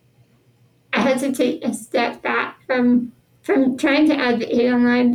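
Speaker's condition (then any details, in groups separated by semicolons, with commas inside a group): Spinal muscular atrophy; genetic progressive neuromuscular disease, born with it, power wheelchair since about age 2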